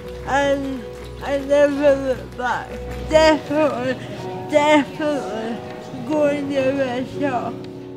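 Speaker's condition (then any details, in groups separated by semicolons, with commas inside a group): Cerebral palsy; unable to walk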